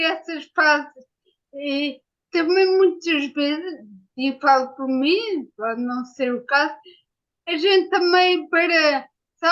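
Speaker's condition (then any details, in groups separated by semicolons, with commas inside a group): Ataxia; ataxia after brain injury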